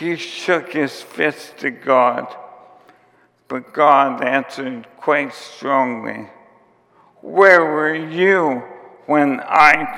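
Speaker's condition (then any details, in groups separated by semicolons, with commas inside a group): ALS; onset with tiredness and clumsiness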